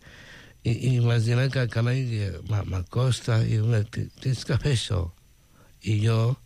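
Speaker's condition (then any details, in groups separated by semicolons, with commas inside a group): Down syndrome; intellectual disability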